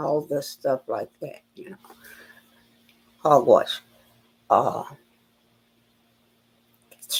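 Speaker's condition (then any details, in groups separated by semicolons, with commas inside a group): Spinal neurosarcoidosis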